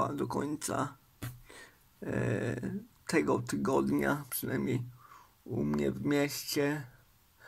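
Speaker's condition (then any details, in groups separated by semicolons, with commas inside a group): Cerebral palsy; uses wheelchair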